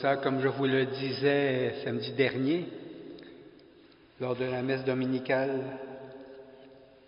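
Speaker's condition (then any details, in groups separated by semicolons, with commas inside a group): No condition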